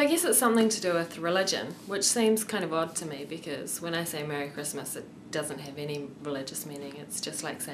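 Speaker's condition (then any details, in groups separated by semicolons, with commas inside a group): No condition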